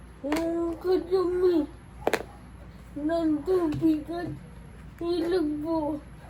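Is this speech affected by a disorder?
Yes: cerebral palsy; affects hands, cannot write.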